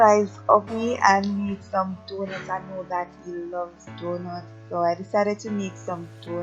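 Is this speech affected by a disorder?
No.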